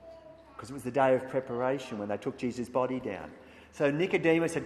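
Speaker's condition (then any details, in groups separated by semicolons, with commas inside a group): No condition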